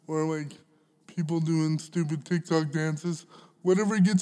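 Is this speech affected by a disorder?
Yes: cerebral palsy; smokes a lot of cannabis.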